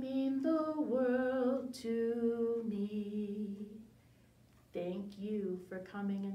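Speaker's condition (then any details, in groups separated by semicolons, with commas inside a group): No condition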